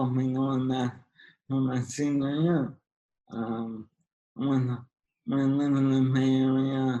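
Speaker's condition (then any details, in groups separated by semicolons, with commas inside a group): ALS; young onset, slow progressor; almost 13 years since diagnosis, uses wheelchair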